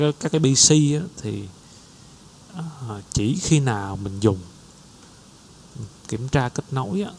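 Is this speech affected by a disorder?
No.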